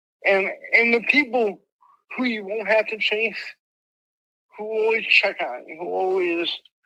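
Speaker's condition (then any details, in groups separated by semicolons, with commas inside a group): Mild cerebral palsy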